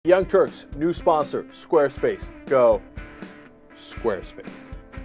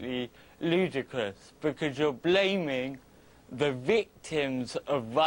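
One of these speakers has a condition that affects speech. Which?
The second: cerebral palsy; wheelchair user, cannot self-propel.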